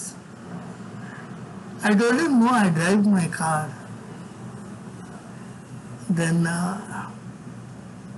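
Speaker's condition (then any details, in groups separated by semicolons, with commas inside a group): Severe cerebral palsy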